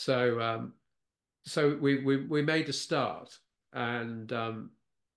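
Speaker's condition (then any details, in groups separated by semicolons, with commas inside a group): Aphasia after stroke; stroke at age 69, no mobility loss, cannot write scripts; NHS speech therapy after 6-week wait, Anne's kids flashcards, fluctuating first 9 months, gradual improvement; word-finding difficulty, words come slowly or not at all, occasional faltering, less fluent, easier one-on-one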